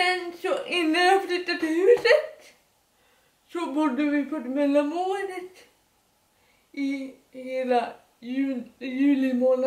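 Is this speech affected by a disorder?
Yes: dyskinetic cerebral palsy, severe.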